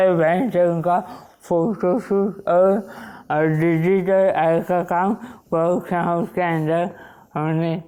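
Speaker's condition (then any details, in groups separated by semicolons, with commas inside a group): Wilson's disease; onset at age 16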